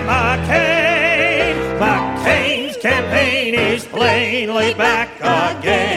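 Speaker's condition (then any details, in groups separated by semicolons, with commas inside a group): No condition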